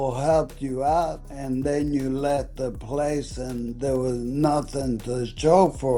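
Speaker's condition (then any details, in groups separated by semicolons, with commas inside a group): ALS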